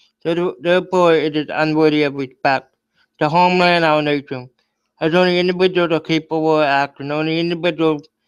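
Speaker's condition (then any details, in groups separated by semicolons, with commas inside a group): Cerebral palsy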